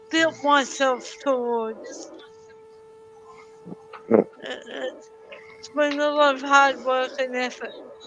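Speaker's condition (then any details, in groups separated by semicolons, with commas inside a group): Cerebral palsy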